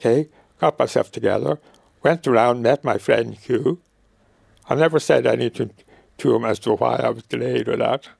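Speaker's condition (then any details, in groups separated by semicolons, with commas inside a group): Motor neuron disease; wheelchair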